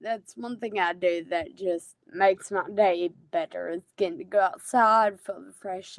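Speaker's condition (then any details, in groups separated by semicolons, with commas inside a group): Friedreich's ataxia; genetic, affects balance, coordination, walking, uses mobility devices; onset age 16 to 17, on omaveloxolone, stable, tires faster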